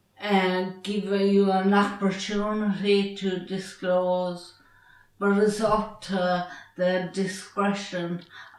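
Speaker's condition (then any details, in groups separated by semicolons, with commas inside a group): Traumatic brain injury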